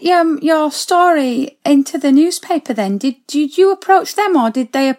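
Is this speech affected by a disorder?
No.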